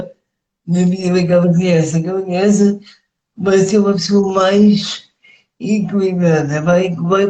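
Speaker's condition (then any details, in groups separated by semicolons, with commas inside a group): Cerebral palsy; speech affected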